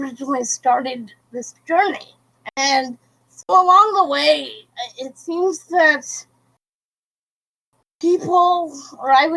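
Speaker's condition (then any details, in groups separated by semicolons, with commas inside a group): Cerebral palsy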